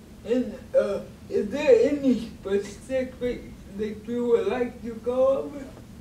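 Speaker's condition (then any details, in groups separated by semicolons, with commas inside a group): Cerebral palsy; speech impairment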